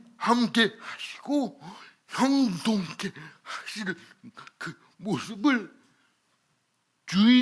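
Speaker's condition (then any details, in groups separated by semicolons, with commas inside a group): Cerebral palsy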